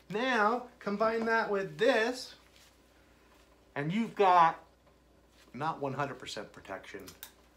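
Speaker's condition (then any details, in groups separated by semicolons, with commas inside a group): No condition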